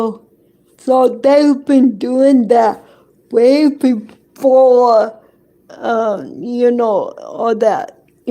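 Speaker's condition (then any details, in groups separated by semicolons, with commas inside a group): Cerebral palsy; affects hand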